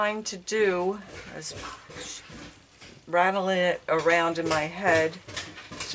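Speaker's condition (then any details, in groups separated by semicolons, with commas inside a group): No condition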